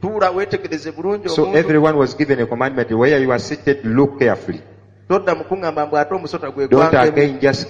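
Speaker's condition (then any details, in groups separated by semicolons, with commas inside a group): No condition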